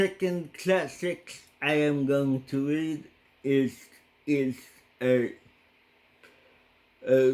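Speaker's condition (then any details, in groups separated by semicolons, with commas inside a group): Cerebral palsy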